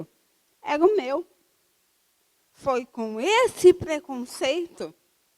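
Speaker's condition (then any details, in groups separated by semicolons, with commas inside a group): Cerebral palsy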